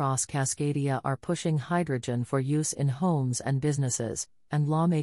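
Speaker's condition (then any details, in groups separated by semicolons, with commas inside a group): No condition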